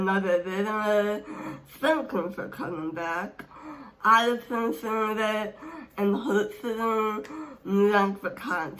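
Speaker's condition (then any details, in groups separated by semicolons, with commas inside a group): Speech impairment; hard to understand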